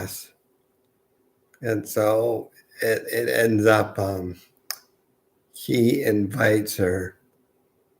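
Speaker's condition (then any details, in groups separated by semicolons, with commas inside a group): Multiple sclerosis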